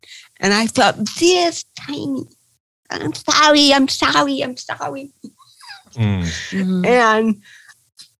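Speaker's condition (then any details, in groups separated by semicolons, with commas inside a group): Cerebral palsy; since birth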